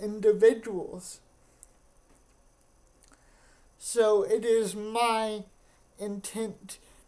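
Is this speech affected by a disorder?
Yes: cerebral palsy; wheelchair user.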